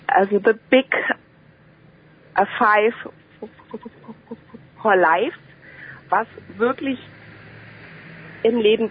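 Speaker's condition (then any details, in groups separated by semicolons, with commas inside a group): Stuttering; stutters more in English than German, even more in French; blocks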